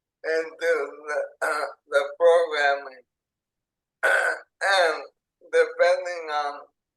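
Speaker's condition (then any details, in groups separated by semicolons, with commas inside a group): ALS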